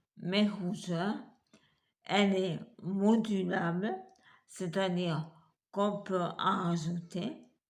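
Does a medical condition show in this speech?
Yes: multiple sclerosis; uses wheelchair.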